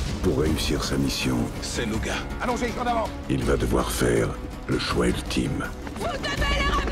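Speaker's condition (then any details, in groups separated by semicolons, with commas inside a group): No condition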